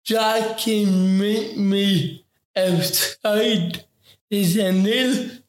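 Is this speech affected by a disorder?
Yes: ataxic cerebral palsy; affects coordination, movement, posture and balance; affects talking.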